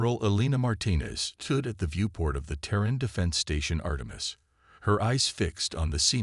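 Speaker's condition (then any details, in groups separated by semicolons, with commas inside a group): No condition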